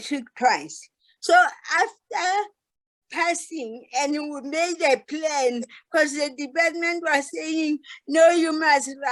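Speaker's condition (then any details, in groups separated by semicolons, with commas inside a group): Cerebral palsy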